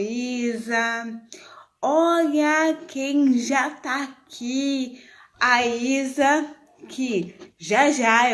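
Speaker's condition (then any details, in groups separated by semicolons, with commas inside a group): Cerebral palsy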